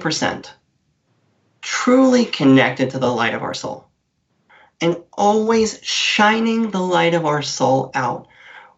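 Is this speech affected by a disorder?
Yes: cleft lip and palate; congenital cleft lip and palate; different, more nasal-sounding voice due to cleft, talks differently.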